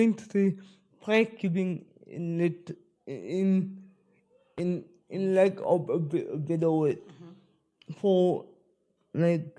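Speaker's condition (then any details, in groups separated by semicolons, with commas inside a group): Spastic cerebral palsy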